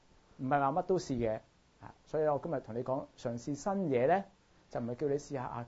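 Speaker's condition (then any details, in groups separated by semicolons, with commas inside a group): No condition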